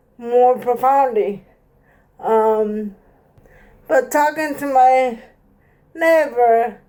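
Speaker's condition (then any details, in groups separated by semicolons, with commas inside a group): Cerebral palsy; present from birth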